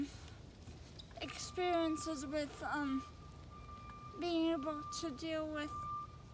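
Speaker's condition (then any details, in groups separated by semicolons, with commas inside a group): Cerebral palsy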